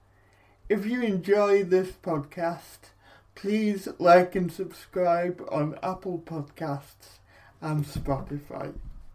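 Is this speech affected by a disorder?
Yes: cerebral palsy; affects coordination and muscle control of whole body.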